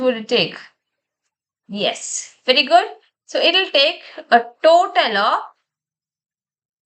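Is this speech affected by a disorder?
No.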